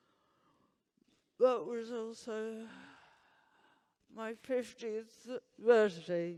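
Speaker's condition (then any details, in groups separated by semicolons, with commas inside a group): Huntington's disease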